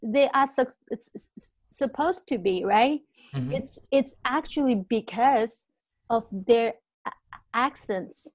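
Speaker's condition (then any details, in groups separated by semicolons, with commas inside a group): Stuttering; stuttering throughout life, still struggling with it; easier to understand than some non-stuttering Chinese speakers, knows exactly what to say but cannot say it normally; repeated words, prolonged sounds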